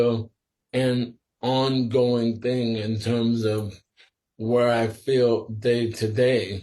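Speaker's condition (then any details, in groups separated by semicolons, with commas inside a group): Sporadic ALS; must speak slower and carefully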